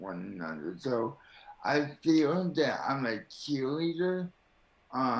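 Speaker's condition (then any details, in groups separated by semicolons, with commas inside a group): Cerebral palsy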